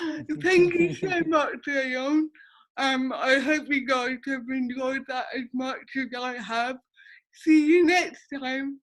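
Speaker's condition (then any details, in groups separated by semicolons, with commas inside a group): Cerebral palsy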